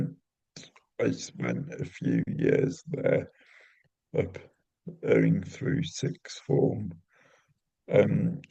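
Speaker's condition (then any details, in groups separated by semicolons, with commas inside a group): Cerebral palsy; intrathecal baclofen pump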